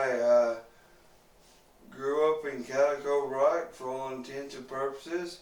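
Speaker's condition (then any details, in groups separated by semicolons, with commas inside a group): Traumatic brain injury; accident, broken neck, neck surgery; 1 month hospital, 3 months rehab; talks a little funny, early ventilator, later room air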